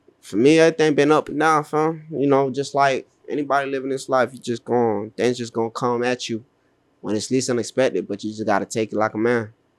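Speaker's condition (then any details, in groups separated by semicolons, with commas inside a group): No condition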